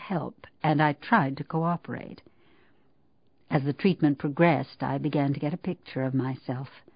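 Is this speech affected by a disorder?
No.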